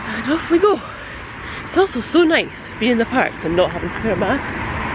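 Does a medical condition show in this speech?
No.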